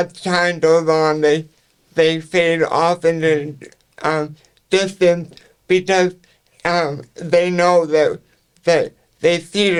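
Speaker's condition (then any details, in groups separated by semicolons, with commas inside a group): Cerebral palsy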